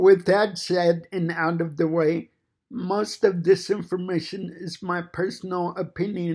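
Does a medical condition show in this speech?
Yes: cerebral palsy; fine motor impairment.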